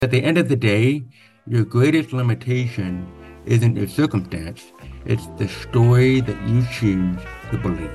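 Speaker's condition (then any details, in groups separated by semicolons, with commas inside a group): Profound hearing loss, deaf accent; congenital very severe to profound hearing loss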